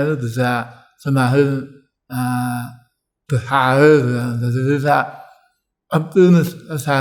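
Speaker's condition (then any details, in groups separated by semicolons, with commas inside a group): Tongue cancer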